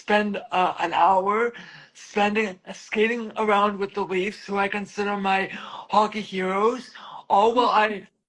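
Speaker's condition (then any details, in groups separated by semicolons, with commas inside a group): Cerebral palsy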